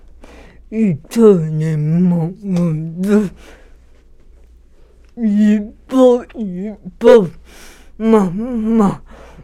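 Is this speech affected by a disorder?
Yes: cerebral palsy; severe disability, boccia throwing-group player, throws ball without ramp.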